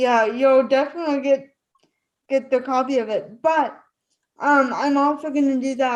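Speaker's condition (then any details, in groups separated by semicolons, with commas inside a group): Spastic cerebral palsy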